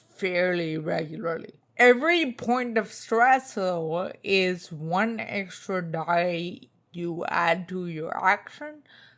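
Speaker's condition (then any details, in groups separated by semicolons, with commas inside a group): Spinocerebellar ataxia type 2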